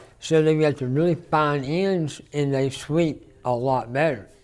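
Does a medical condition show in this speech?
Yes: stage 4 tongue cancer; diagnosed about 10 years ago, stage 4 at diagnosis.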